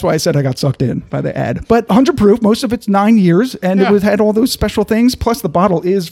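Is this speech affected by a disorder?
No.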